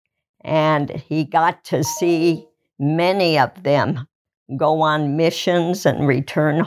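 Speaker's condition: ALS; rare incurable progressive neurodegenerative disease

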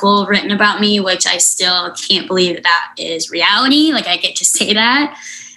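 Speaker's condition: Unilateral cleft lip and palate, severe

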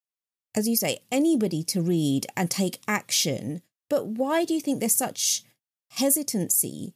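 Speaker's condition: No condition

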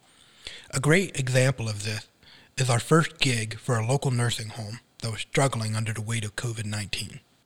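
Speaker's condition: No condition

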